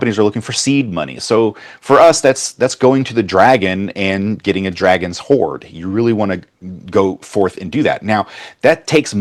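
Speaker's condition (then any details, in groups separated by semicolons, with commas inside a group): No condition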